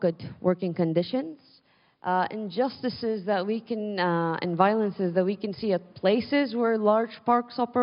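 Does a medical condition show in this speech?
No.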